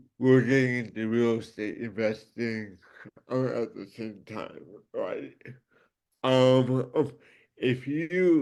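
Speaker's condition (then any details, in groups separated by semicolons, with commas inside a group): Cerebral palsy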